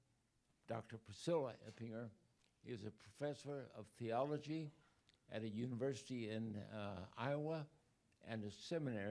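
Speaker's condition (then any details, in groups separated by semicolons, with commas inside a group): ALS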